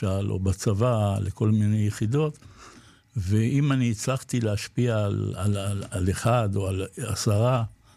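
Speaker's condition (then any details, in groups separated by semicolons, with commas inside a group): Parkinson's disease; recently diagnosed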